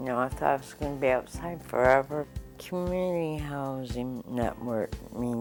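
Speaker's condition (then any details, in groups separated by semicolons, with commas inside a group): Multiple sclerosis; 18 to 19 years since onset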